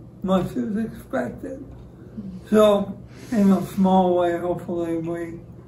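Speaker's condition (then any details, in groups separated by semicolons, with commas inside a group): ALS; about 25 years since diagnosis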